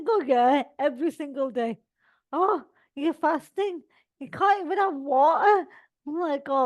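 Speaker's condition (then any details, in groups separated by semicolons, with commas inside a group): Cerebral palsy; all four limbs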